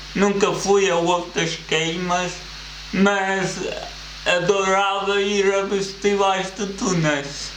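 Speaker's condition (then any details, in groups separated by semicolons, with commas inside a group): Cerebral palsy; since childhood, limited physical activity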